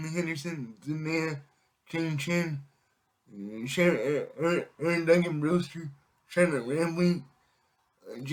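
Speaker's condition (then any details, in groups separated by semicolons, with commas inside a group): Cerebral palsy; able to speak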